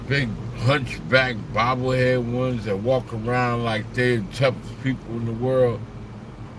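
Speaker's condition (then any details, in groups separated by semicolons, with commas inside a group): Slurred speech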